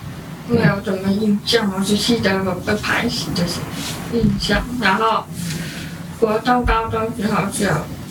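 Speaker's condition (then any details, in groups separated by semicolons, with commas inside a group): Hearing impairment; now converses with hearing people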